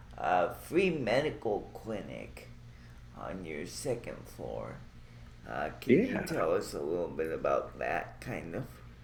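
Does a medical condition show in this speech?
Yes: cerebral palsy.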